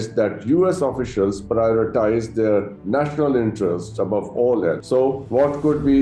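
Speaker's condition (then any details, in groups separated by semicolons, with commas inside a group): No condition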